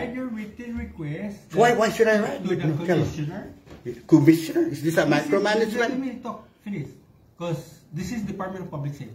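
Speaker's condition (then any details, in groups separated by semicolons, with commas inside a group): No condition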